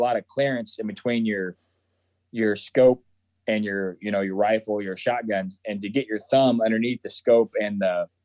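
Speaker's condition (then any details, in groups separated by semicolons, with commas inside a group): No condition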